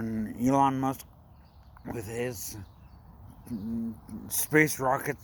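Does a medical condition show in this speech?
Yes: brain injury.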